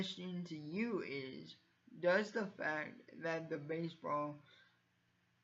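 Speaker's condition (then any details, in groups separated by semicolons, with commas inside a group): Cerebral palsy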